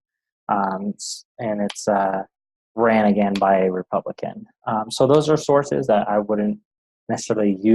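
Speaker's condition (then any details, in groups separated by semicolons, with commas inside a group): No condition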